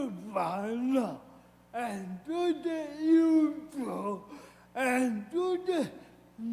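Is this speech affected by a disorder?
Yes: cerebral palsy; severe, walked only at age 8.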